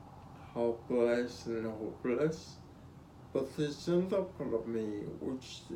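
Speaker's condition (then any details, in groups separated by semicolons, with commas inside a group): Spinocerebellar ataxia (sca7)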